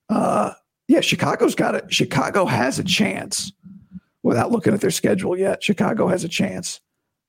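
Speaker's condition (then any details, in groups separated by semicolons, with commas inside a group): Vocal cord surgery recovery; recovering from vocal cord surgery, starting vocal coach physical therapy today, doctor approves talking; voice still sounds bad to new listeners, best in two weeks, talking painless, not yet back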